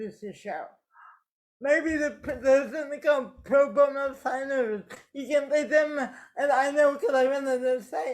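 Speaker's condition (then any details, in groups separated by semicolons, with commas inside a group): Cerebral palsy; affects speech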